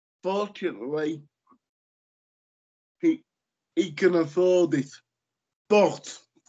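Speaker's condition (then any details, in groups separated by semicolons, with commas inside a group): Cerebral palsy; lifelong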